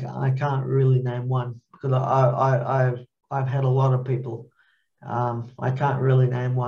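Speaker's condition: Cerebral palsy, mild

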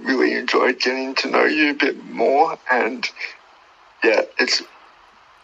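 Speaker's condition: Cerebral palsy; died twice at birth

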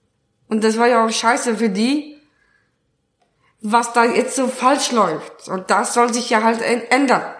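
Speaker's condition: Down syndrome; trisomy 21, extra copy of chromosome 21, present from birth, now 20 years old

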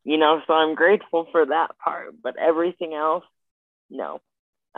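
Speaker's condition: Spastic quadriplegic cerebral palsy; age 27

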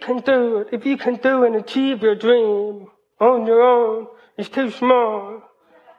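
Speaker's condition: Hearing loss, cochlear implant; speech therapy

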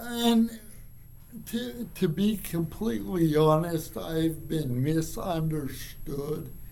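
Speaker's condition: Cerebral palsy; resource and special ed in elementary school

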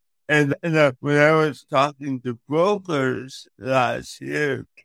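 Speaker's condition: Cerebral palsy; affects speech

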